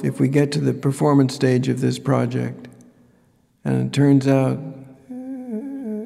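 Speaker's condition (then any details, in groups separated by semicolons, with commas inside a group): Parkinson's disease; began with occasional right-hand tremor and trouble buttoning, diagnosed about 10 years ago; freezing on stage, stiff movement without fluidity, medication gives about 1.5-hour window; less speech trouble than co-actor Dan, movement trouble predominates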